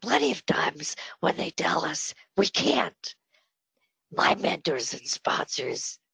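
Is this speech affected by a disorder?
Yes: spasmodic dysphonia; treated with Botox; breathy voice from Botox treatment, sounds like Marilyn Monroe.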